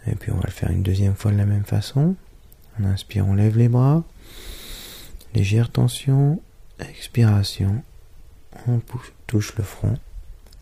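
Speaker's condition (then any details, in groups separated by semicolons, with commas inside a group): No condition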